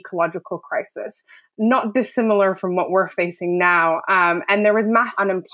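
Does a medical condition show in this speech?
No.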